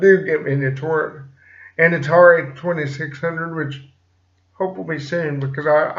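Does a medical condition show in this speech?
Yes: cerebral palsy; slight speech impediment.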